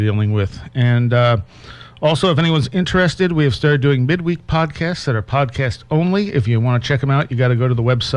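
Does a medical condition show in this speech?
No.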